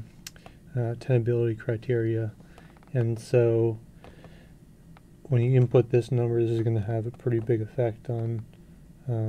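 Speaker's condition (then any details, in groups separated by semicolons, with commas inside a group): No condition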